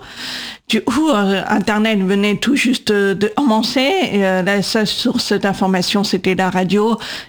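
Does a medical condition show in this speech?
Yes: profound congenital deafness, congenital, due to cytomegalovirus (CMV); diagnosed 18 months, severe then profound at 8, cochlear implants left 8.5, second 20-22; bilateral, age 37, two cochlear implants with external processors and antennas, magnets above ears; 20 years speech therapy for speaking and voice control, LPC cued speech, AI struggles to understand.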